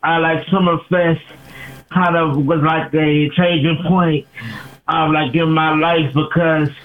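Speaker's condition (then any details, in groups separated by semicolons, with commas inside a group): Cerebral palsy; since birth, uses wheelchair, performs from wheelchair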